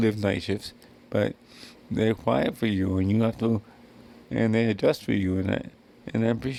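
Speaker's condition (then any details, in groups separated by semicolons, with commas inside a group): Cerebral palsy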